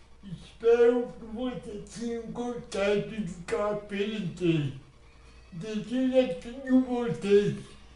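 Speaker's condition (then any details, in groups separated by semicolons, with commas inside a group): Cerebral palsy; diction problem since birth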